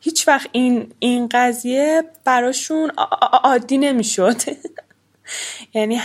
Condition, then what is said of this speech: Stuttering. خودش میگه که الان که صداشو میشنویم لکنتش بیشتر از همیشه است